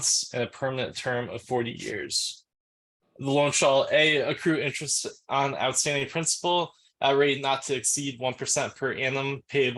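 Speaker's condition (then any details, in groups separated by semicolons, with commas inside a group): No condition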